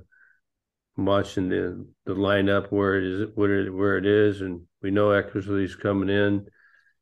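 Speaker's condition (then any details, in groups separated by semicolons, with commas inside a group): Parkinson's disease; man nearly 66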